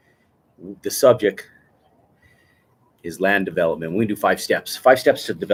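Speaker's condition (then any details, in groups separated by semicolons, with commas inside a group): No condition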